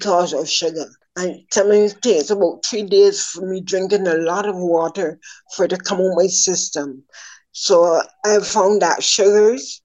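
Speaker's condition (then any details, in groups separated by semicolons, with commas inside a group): Ataxia; slowly progressive degenerative ataxia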